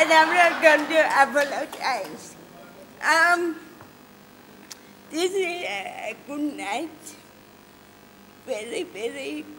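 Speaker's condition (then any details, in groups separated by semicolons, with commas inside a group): Cerebral palsy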